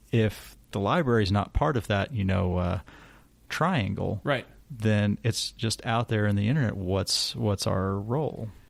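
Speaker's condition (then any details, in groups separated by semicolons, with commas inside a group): No condition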